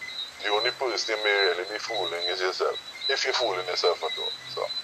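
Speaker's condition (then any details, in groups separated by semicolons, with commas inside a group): No condition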